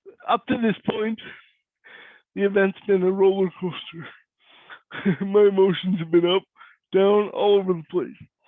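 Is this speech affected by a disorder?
Yes: cerebral palsy; voice is different.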